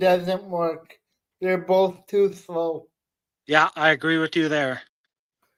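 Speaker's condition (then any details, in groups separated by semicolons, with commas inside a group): Cerebral palsy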